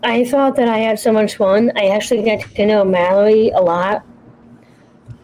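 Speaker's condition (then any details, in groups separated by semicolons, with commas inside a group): Down syndrome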